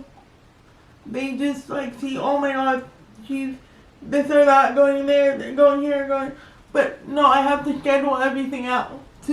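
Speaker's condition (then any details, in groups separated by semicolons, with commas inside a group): Cerebral palsy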